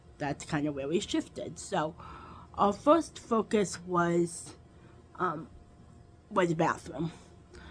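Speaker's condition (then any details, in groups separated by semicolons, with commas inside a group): Cerebral palsy, quadriplegic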